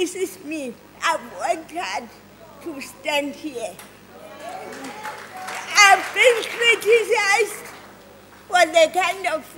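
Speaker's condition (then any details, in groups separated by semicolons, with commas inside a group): Cerebral palsy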